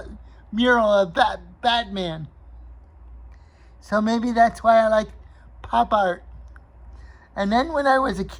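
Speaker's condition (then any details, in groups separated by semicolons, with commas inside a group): Cerebral palsy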